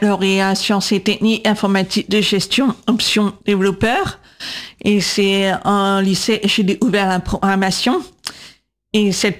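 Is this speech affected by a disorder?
Yes: profound congenital deafness, congenital, due to cytomegalovirus (CMV); diagnosed 18 months, severe then profound at 8, cochlear implants left 8.5, second 20-22; 20 years speech therapy for speaking and voice control, LPC cued speech, AI struggles to understand.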